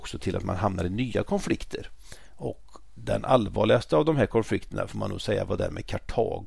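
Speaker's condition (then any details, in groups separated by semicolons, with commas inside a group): No condition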